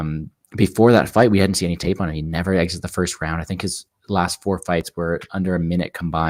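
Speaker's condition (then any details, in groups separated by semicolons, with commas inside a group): No condition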